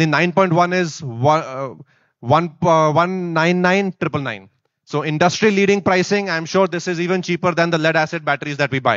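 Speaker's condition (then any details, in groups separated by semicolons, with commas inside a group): No condition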